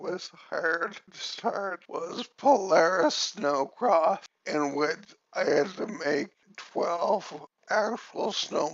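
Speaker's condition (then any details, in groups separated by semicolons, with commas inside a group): Cerebellar ataxia from brain tumour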